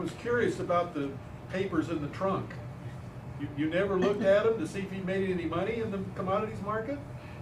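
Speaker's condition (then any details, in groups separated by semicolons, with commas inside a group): No condition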